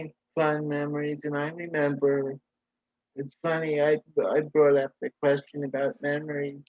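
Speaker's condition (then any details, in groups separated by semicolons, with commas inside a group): Cerebral palsy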